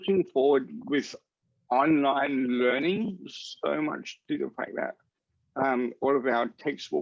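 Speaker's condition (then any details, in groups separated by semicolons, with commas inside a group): Cerebral palsy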